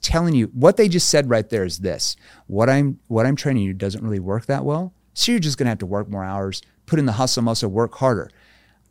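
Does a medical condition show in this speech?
No.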